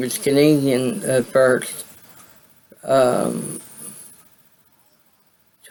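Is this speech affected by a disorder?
Yes: cerebral palsy; voice sound affected.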